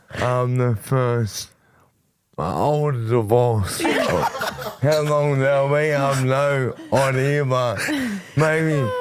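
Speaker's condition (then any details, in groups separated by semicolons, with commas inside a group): Motor neurone disease; voice became very nasal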